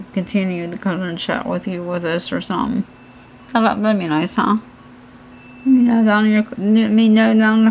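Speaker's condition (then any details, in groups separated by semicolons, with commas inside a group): Cerebral palsy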